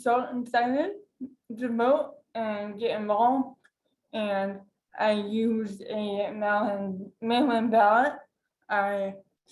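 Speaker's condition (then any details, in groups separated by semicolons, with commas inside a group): Cerebral palsy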